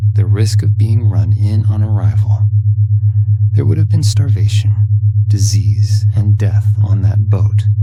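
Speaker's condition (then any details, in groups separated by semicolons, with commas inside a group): No condition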